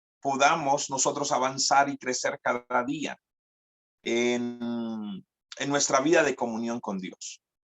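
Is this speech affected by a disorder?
No.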